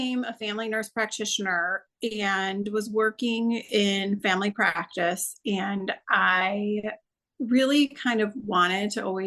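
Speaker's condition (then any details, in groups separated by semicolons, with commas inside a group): No condition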